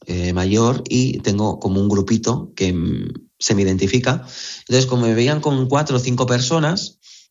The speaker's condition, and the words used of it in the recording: No condition.